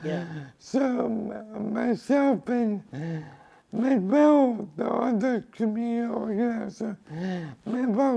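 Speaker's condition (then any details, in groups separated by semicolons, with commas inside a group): Cerebral palsy; from birth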